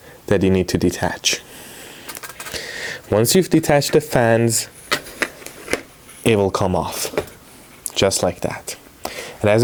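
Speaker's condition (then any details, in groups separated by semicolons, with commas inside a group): No condition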